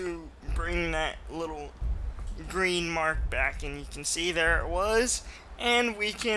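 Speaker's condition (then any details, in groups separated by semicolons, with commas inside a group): Cerebral palsy, mild; speech sometimes affected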